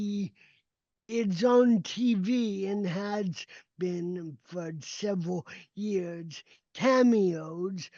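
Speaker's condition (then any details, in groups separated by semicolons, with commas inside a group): Cerebral palsy; uses walker and wheelchair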